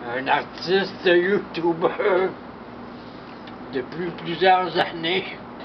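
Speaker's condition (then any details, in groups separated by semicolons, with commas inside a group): Traumatic brain injury; surgery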